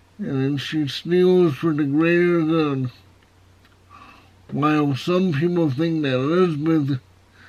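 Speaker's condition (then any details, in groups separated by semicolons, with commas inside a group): Cerebral palsy, spastic, severe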